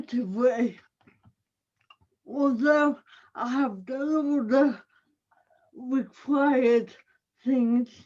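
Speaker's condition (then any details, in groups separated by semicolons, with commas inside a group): Cerebral palsy; audible speech impairment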